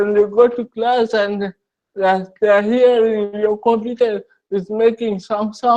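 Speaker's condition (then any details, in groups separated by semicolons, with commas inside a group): Cerebral palsy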